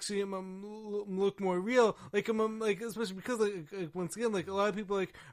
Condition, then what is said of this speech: Stuttering. So if any of you guys have any issues when it comes to my speech issues, my stammering and stuttering, you guys are going to have to deal with it because both of us are cool with that.